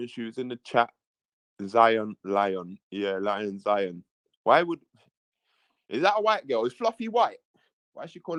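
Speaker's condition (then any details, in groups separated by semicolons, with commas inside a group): No condition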